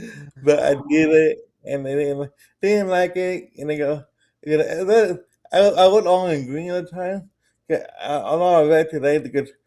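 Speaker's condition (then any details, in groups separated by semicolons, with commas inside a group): Cerebral palsy; present from birth, muscles do not work properly; lifelong condition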